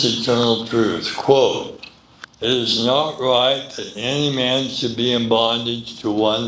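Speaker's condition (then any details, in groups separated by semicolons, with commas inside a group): Medical condition affecting speech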